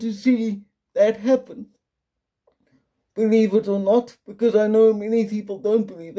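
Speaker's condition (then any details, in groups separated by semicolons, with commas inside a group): Quadriplegic cerebral palsy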